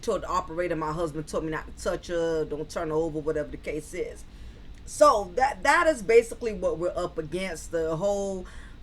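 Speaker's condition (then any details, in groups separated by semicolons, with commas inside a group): No condition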